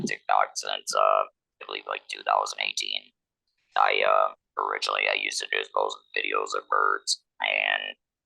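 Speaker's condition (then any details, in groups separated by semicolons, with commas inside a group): Laryngectomy, electrolarynx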